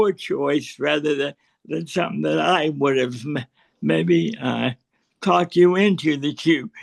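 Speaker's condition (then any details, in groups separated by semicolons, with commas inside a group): Cerebral palsy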